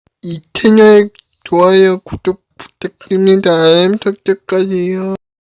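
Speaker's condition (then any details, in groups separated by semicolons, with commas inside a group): Cerebral palsy; brain lesion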